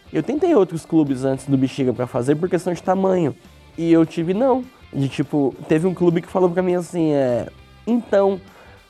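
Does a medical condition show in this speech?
Yes: cleft lip; congenital cleft lip, open fissure at birth, two surgeries in first six months of life.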